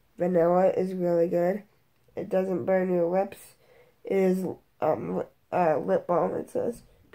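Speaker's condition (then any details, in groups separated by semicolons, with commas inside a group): Cerebral palsy; both hands affected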